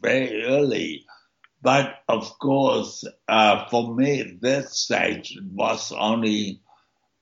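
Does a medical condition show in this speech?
Yes: stroke with speech impediment; tracheotomy, nasal feeding tube, vena cava filter, right side partly paralyzed; many years after stroke, slack vocal cords on that side; had to learn to speak again, speech impediment still audible, presses more air to sound.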